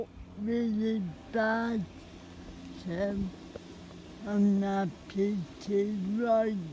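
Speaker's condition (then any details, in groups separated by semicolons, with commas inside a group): Cerebral palsy; spastic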